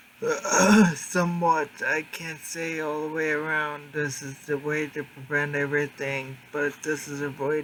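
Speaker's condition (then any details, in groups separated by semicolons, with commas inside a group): Traumatic brain injury; car accident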